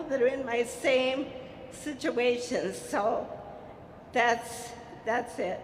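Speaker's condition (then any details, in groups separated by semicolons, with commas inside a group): Cerebral palsy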